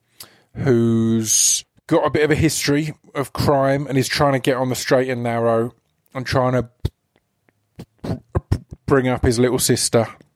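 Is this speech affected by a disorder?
Yes: stutter; stutter surfacing during podcast recording; stutter noticeable during recording, especially when reading aloud; here prolonged sounds, blocks.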